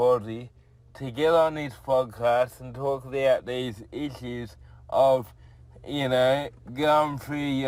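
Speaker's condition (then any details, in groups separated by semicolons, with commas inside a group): Cerebral palsy; from birth, tight muscles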